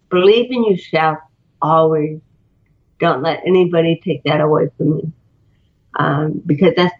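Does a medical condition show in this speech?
Yes: cerebral palsy; botox.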